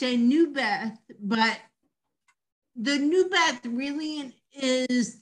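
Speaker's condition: Dysarthria after stroke; tracheotomy

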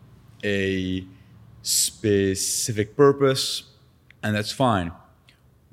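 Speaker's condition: Stutter; lifelong severe stutter, resulting severe social anxiety, public speaking and meditation against fear since 5 years; still stutters, states stutter openly to listeners; severe speech impediment lifelong, avoided speaking growing up in Lebanon, chose silence against negative reactions; prolonged sounds, blocks

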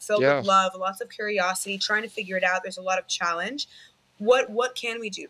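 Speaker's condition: No condition

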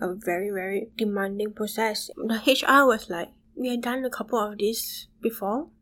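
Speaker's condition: Bilateral sensorineural hearing loss; moderate to severe from about age 4, left profound since young, right worsened about 3 years ago; intense speech therapy

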